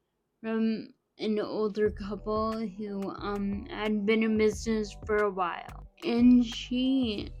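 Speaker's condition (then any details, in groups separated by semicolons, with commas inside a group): Friedreich's ataxia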